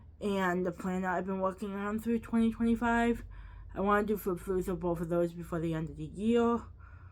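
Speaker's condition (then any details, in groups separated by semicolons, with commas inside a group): Cerebral palsy, quadriplegic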